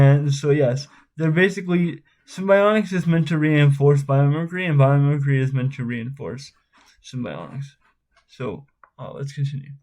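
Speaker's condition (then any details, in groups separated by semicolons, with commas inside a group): Spastic cerebral palsy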